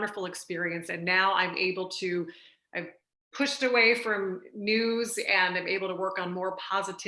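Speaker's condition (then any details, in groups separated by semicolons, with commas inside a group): No condition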